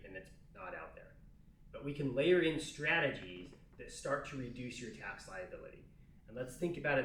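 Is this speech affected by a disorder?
No.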